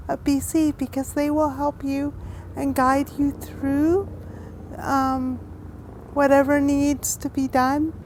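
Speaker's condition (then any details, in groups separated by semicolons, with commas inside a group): Cerebral palsy; severe form; relatively active, high-functioning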